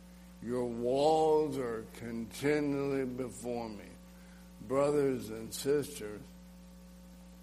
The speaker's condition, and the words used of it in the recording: ALS (motor neuron disease). You can hear my slur.